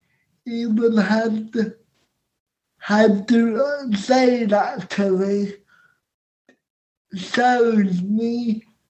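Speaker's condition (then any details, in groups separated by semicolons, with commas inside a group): Cerebral palsy; spasms, on medication three times daily after food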